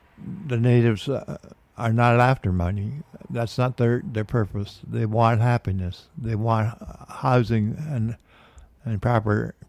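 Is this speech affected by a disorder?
Yes: Parkinson's disease; man aged 73.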